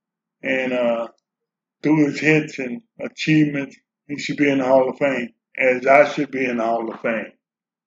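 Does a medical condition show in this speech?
Yes: Parkinson's disease; Parkinson's disease for quite a while, age 70.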